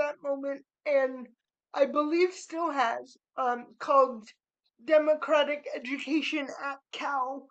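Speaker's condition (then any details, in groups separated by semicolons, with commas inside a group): Cerebral palsy; spastic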